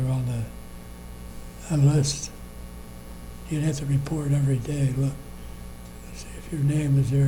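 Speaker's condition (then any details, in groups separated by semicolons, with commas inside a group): Parkinson's disease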